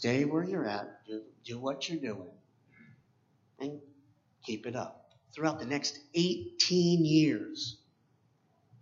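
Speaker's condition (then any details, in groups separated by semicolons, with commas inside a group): Cleft palate; congenital cleft palate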